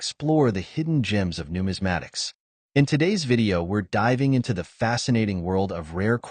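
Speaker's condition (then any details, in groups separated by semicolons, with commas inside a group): No condition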